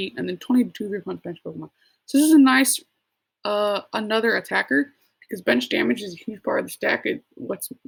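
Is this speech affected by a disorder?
No.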